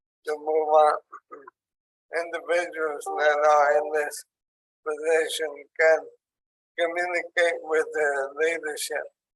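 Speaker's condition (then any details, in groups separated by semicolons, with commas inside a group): ALS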